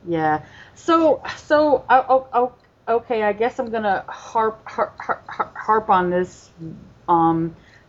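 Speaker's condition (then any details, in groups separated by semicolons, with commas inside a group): Stuttering; covert stuttering, hidden for many years, hiding less successful than believed; stuttering self-help since NSA conference 2006 covert stuttering workshop, stutters openly in media interviews; formerly avoided speaking situations, speechless at first self-help group meeting, said name and stutter by fourth or fifth; repeated sounds, repeated words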